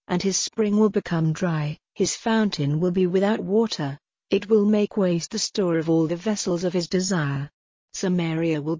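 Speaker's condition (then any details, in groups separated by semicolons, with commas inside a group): No condition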